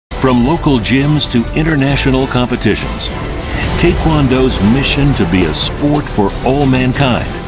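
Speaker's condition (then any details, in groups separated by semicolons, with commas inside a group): No condition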